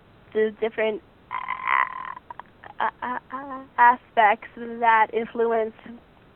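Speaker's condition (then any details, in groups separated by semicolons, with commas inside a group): Stuttering; stuttering since beginning to talk, speech therapy with own speech therapist; about 18, starting college, therapy every two weeks, summer three-session intensive, Friends National Association; needs extra time to speak, letters to teachers, friends avoid filling in words; blocks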